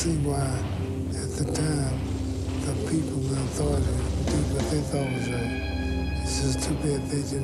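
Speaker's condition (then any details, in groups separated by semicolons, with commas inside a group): Parkinson's syndrome; sometimes slurred speech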